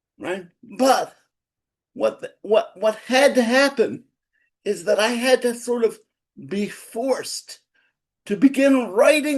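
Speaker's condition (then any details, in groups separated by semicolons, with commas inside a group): Cerebral palsy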